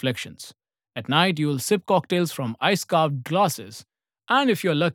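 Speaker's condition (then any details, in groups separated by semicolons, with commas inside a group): No condition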